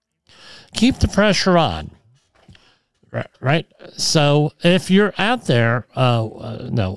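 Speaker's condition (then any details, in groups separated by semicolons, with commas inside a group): Cleft lip and palate; present since childhood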